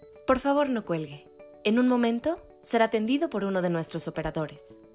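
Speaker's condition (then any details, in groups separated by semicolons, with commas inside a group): No condition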